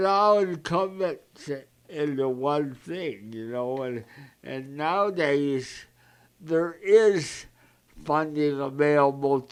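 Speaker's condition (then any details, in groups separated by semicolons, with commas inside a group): Cerebral palsy; present from birth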